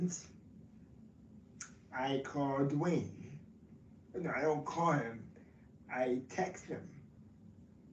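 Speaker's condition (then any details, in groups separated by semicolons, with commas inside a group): Cerebral palsy; from birth, affects legs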